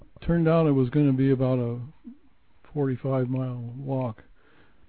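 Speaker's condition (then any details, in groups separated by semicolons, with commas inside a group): Parkinson's; onset 2003 as minor arm tremor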